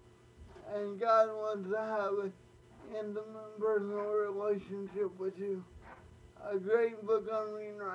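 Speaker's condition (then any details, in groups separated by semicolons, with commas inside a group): Cerebral palsy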